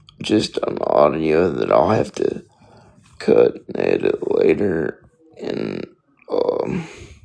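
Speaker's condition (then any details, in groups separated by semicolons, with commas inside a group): Spastic quadriplegic cerebral palsy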